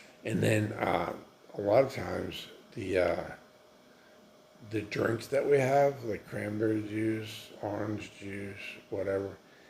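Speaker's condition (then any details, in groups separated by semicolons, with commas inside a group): Multiple sclerosis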